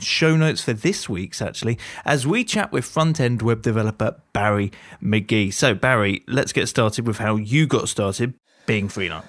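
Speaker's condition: No condition

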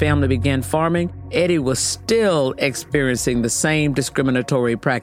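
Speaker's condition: No condition

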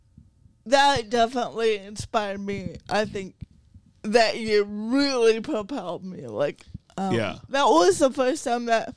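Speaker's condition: Cerebral palsy

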